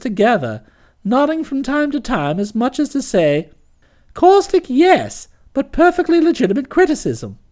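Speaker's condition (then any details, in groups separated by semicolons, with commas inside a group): No condition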